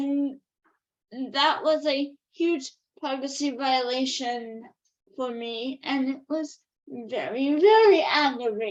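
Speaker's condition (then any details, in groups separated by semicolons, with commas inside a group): Cerebral palsy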